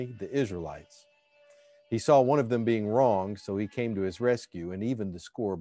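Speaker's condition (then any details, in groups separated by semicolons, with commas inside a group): No condition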